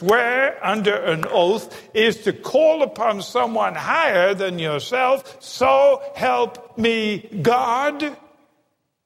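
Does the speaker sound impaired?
No.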